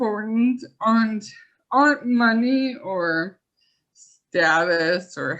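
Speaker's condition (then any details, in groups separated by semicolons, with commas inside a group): ALS; speech affected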